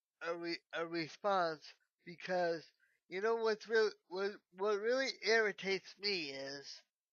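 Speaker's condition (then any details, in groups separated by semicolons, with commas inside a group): Cerebral palsy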